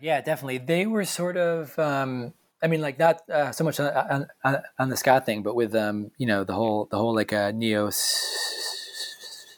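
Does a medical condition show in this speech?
Yes: stuttering; throat a little scratchy; a couple words may come out stuttered, briefly scratchy voice; here prolonged sounds.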